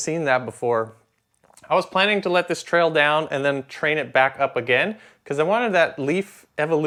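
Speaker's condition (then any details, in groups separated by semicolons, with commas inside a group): No condition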